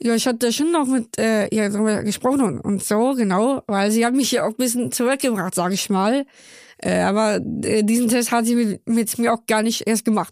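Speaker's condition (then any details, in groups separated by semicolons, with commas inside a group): Down syndrome; congenital, born in Köln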